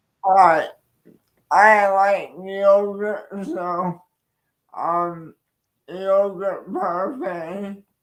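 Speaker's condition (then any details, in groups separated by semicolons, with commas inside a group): Cerebral palsy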